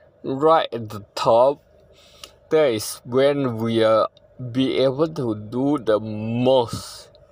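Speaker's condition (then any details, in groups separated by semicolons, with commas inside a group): Ataxia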